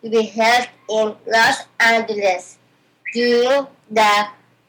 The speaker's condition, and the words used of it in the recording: Down syndrome. Since I have some speech difficulties because of my condition, I do all reading practices.